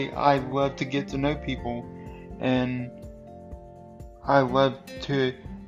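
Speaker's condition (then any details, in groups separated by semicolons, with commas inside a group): Cerebral palsy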